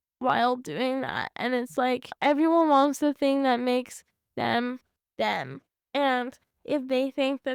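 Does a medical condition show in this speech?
Yes: cerebral palsy.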